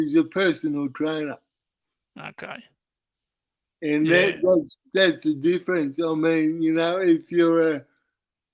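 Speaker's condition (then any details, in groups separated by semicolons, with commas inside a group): Cerebral palsy; uses wheelchair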